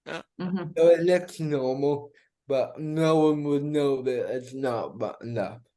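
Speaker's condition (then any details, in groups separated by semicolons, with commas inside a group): Cerebral palsy; diagnosed at about two months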